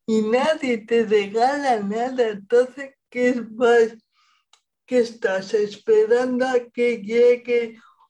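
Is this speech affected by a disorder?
Yes: cerebral palsy; present at least 40 years.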